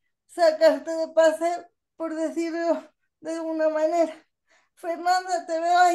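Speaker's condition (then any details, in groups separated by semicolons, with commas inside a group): Cerebral palsy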